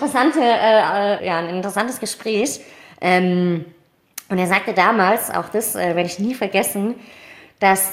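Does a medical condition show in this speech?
Yes: cleft palate, mild; cleft palate from birth; small speech impediment, audible to listeners.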